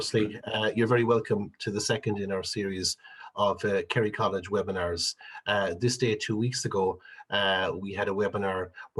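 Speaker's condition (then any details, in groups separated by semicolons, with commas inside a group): No condition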